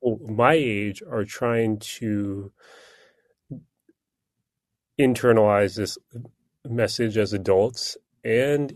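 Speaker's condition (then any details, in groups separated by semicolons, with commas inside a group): Stuttering; onset as a kid; adult, still stutters; no stuttering when singing, singing uses different neural pathway; prolonged sounds, blocks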